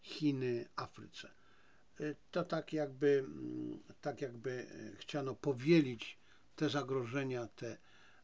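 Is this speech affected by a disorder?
No.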